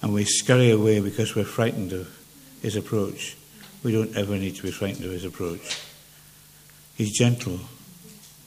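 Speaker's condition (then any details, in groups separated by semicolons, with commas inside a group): Parkinson's; invites listeners to flag anything unclear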